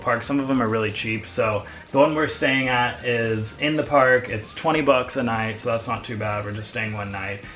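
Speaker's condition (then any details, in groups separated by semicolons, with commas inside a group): No condition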